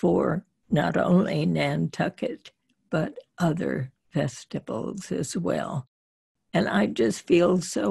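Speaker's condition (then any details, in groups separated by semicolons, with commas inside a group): Spasmodic dysphonia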